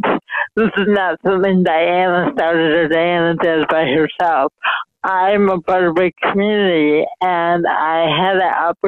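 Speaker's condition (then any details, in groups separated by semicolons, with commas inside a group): Mild cerebral palsy; speech affected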